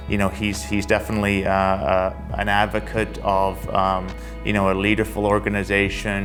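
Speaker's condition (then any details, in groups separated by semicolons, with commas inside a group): No condition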